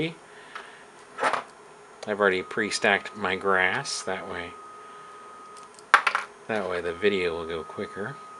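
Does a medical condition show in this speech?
No.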